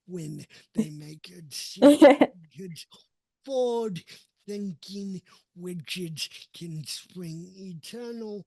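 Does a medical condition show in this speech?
Yes: cerebral palsy.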